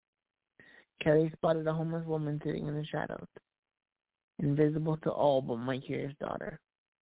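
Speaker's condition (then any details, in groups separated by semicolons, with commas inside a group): Cerebral palsy; past challenges speaking up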